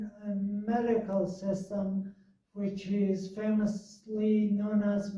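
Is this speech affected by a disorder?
Yes: multiple sclerosis.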